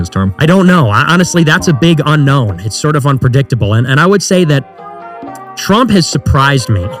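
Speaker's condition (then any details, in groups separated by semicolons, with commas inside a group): No condition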